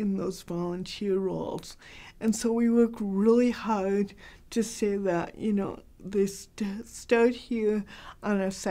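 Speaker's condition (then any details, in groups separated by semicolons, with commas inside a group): Cerebral palsy, mild; hard to understand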